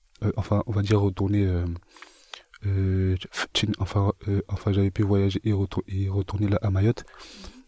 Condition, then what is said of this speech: Stuttering. Et même parfois là, au jour d'aujourd'hui, là, j'essaie de le cacher.